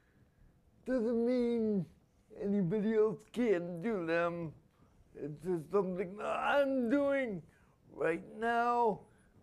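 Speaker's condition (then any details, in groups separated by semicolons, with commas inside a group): Spastic quadriplegia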